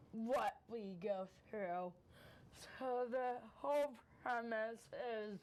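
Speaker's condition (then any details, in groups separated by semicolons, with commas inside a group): Cerebral palsy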